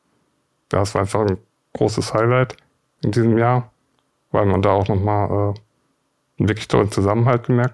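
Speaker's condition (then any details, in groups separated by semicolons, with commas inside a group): Duchenne muscular dystrophy; age 27, earlier rehab stays with others with muscular dystrophy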